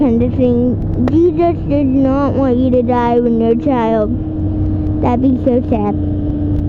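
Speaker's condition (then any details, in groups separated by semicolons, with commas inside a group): Cerebral palsy; affects legs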